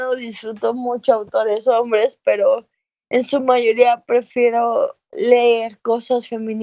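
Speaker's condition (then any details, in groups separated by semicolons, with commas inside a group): Cerebral palsy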